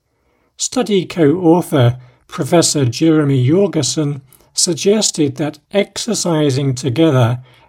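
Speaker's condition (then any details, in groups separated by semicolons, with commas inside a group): No condition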